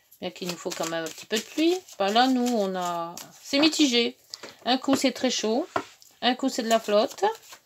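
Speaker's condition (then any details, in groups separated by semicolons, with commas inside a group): No condition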